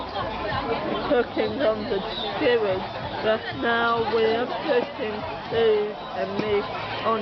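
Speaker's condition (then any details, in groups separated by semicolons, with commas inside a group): Cerebral palsy; oxygen starvation at birth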